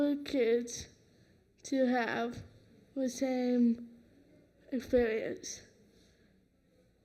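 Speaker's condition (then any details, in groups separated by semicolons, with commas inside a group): Cerebral palsy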